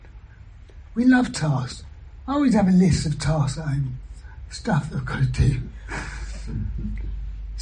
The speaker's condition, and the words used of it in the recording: Throat cancer. Basically, what the operation's happened is half my throat doesn't work.